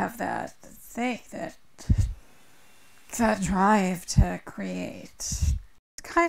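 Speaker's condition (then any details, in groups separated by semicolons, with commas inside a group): ALS; onset in shoulder and hands, starting left arm; about a year to diagnosis, paints with feet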